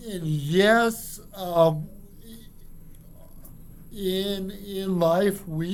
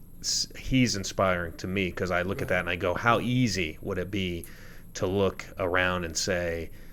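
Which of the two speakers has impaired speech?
The first: cerebral palsy; from birth.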